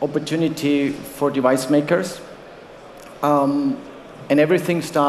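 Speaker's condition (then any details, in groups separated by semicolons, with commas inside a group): No condition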